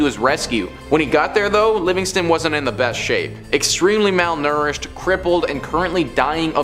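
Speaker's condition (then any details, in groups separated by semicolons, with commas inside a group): No condition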